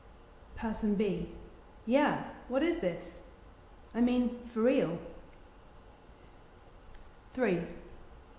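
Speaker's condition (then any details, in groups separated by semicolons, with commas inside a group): No condition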